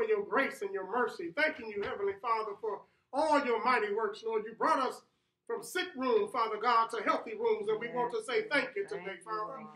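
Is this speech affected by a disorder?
No.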